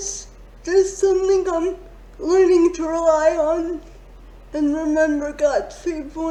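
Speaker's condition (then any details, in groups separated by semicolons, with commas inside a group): Quadriplegic cerebral palsy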